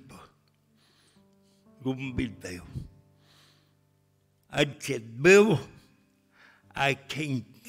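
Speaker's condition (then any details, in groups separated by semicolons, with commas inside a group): Cerebral palsy; speech still affected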